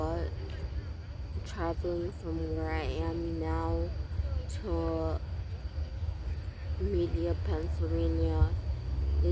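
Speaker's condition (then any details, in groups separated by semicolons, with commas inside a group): Brain injury from AVM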